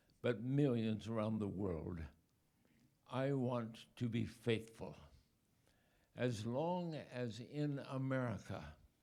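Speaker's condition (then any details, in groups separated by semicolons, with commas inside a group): ALS; body weakening, 2 years since onset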